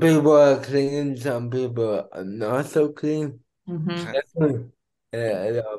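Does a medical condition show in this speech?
Yes: cerebral palsy; caused by cardiac arrest.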